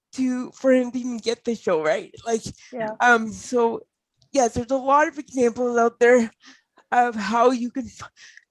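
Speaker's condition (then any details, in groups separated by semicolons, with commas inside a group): Cerebral palsy; mainly fine motor and speech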